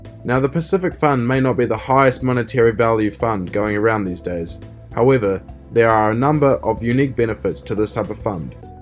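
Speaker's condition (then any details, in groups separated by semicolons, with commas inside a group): No condition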